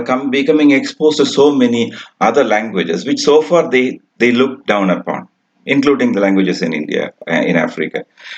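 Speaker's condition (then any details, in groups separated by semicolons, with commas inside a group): No condition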